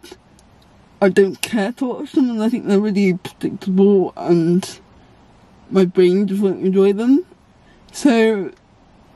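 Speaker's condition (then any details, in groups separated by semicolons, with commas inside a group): Cerebral palsy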